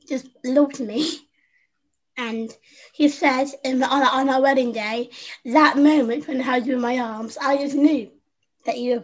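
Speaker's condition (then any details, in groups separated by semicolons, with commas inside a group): Down syndrome; learned to speak by copying younger sister Susie, never stopped talking since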